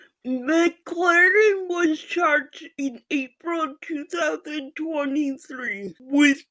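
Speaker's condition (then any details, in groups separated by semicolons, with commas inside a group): Physical speech impairment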